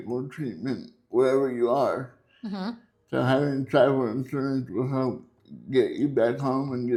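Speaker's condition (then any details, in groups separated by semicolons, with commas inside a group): Cerebral palsy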